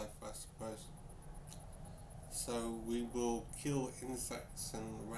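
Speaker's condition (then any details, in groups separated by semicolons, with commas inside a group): Brain injury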